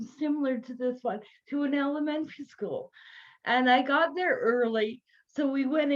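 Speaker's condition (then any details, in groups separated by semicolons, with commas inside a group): Cerebral palsy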